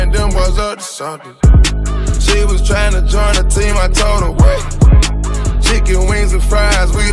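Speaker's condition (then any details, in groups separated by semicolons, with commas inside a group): No condition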